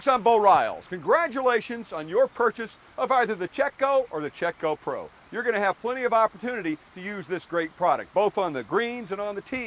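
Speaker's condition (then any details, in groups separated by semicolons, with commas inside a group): No condition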